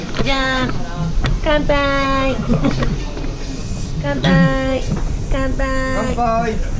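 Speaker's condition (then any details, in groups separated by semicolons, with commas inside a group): No condition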